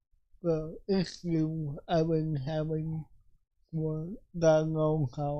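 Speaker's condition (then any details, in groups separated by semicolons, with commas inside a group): Cerebral palsy; affects voice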